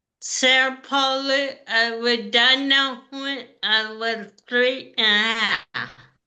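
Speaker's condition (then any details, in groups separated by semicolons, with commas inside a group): Cerebral palsy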